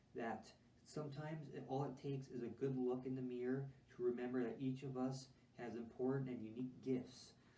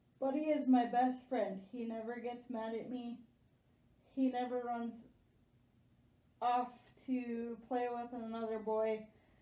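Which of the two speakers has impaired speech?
The second: spastic quadriplegic cerebral palsy; spastic quadriplegic, from birth, not degenerative.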